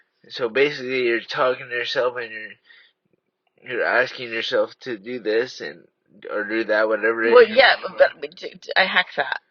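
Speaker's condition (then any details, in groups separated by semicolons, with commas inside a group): Traumatic brain injury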